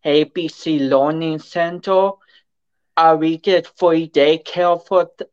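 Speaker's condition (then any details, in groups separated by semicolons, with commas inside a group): Cerebral palsy; affects speech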